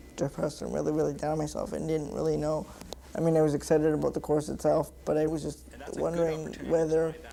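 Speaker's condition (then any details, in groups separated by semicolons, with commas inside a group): Cerebral palsy; present from birth, lifelong wheelchair user, head stick for computer; types 30 to 40 words per minute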